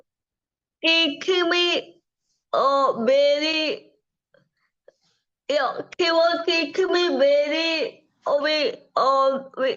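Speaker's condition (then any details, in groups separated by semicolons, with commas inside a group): Cerebral palsy; from birth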